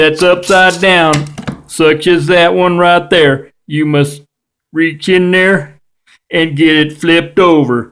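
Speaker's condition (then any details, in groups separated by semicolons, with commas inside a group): No condition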